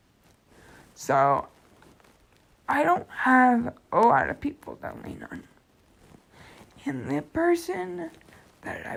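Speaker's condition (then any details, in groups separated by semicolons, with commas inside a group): Cerebral palsy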